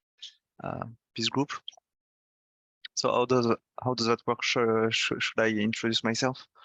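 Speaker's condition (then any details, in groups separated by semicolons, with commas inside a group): No condition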